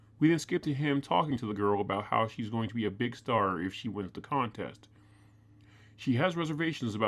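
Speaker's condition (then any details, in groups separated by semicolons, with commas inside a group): No condition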